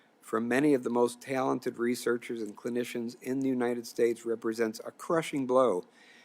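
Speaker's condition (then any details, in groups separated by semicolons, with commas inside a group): No condition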